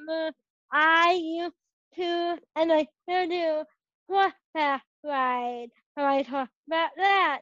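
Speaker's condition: Cerebral palsy; present from birth; age 21

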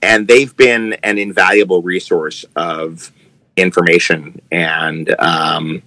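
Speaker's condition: No condition

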